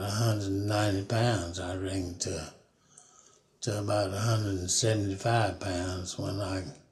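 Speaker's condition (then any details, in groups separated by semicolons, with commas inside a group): Parkinson's; about 5 years since onset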